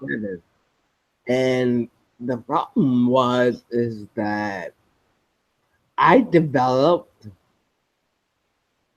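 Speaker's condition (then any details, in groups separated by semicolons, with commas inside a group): Spinocerebellar ataxia type 7, SCA7; progressive degenerative, speech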